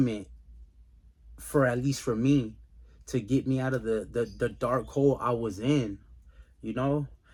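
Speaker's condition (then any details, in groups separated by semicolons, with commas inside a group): No condition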